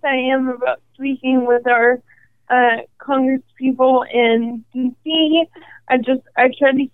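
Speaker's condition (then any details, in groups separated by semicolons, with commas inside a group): ALS; probable category at diagnosis, first symptoms in hand, diagnosed at 27 after 18 months; 5.5 years since diagnosis, considering walking device, sees speech and respiratory therapists, must catch breath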